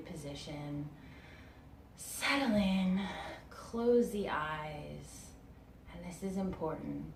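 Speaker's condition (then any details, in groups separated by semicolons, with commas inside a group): No condition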